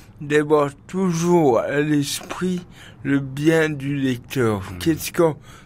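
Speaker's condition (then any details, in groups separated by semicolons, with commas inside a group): Cerebral palsy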